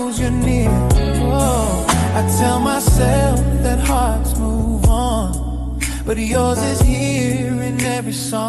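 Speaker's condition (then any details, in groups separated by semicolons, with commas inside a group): No condition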